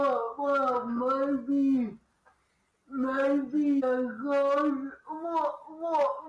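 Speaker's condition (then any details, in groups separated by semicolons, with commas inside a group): Cerebral palsy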